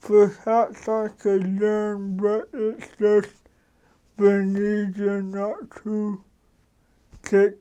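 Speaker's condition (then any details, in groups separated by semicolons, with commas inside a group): Cerebral palsy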